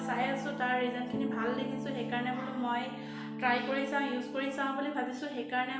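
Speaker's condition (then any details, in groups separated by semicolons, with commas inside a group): No condition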